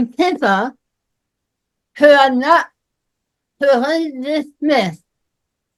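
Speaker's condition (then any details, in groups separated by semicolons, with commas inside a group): Myasthenia gravis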